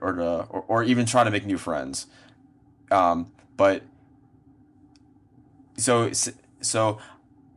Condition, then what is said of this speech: Stuttering. But then as growing older, I'll be fluent, but then I'll block.